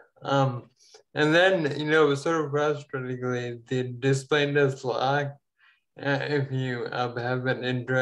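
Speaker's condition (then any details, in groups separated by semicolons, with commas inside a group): Ataxia; falls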